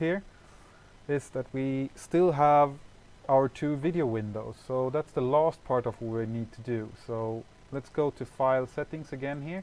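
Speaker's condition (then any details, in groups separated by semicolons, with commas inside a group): No condition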